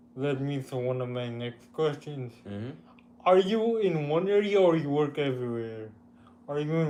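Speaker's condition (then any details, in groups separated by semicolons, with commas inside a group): Cerebral palsy; with developmental delay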